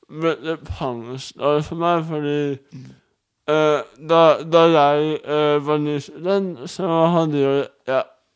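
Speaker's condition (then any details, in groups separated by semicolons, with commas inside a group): Cerebral palsy; wheelchair user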